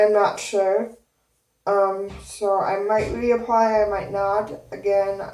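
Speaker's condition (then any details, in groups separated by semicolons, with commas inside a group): Cerebral palsy; both hands affected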